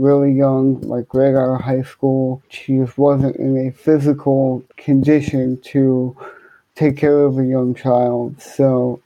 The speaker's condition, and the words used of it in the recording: Cerebral palsy. They hear my speech impediment and automatically assume that mentally challenged or people that have cerebral palsy are mentally challenged.